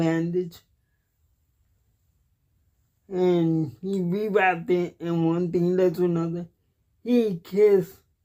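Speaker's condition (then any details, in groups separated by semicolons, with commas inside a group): Cerebral palsy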